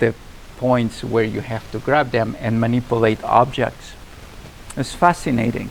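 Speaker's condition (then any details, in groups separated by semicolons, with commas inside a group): No condition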